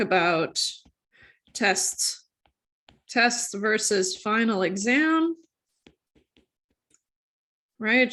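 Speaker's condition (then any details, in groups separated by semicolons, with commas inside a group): No condition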